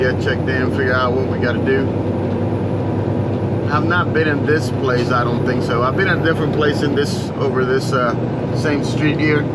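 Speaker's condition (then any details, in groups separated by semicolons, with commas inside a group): No condition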